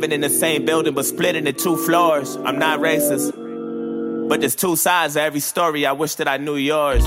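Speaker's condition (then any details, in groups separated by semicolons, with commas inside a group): No condition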